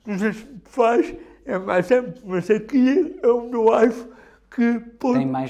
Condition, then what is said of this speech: Cerebral palsy. O facto de ter dificuldades a falar leva, do outro lado, muito difícil associar erradamente a um déficit intelectual ou algo desse género.